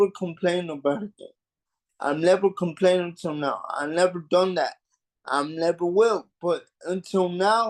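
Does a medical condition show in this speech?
Yes: cerebral palsy; mild.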